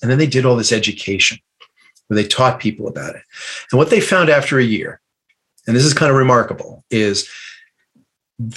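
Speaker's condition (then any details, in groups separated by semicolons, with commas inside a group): No condition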